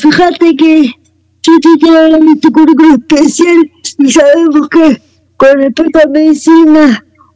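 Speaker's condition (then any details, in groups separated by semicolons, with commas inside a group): Cerebral palsy; wheelchair user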